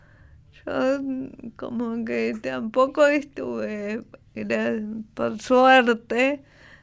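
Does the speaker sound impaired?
Yes: cerebral palsy; from birth, two respiratory arrests at birth, second at 12 hours, oxygen deprivation, brain injury affecting motor function; manner of speaking and moving affected, prompting others' prejudice.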